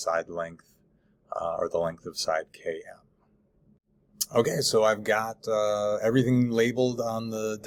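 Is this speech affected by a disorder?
No.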